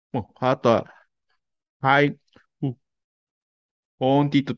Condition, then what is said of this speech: Stuttering. I'm still a lot. I don't speak. I don't think I'm speaking fluently in public is